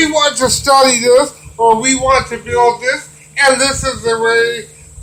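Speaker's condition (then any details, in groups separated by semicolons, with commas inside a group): Cerebral palsy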